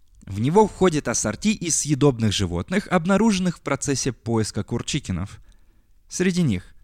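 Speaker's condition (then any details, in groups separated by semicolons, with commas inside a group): No condition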